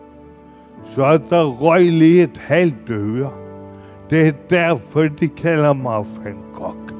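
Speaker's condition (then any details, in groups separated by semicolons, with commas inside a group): Brain injury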